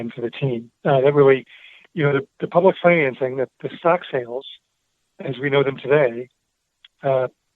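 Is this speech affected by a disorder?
No.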